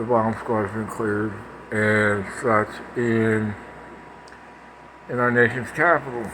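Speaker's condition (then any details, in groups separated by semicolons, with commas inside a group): Parkinson's; speech impediment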